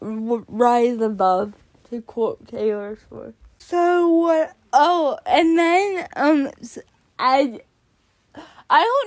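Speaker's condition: Cerebral palsy; onset before birth

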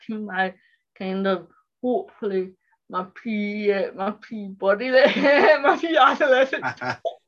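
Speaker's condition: Cerebral palsy; speech impairment

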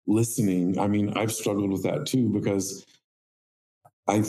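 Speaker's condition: No condition

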